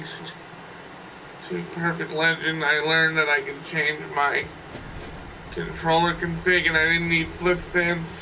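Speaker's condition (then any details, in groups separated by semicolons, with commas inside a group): Cerebral palsy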